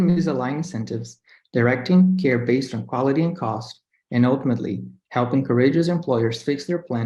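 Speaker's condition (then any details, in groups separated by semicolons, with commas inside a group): No condition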